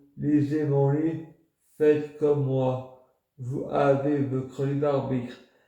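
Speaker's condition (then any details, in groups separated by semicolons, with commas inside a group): Multiple sclerosis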